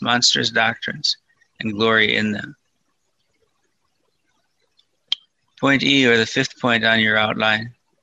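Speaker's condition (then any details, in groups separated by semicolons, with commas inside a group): Parkinson's disease, mild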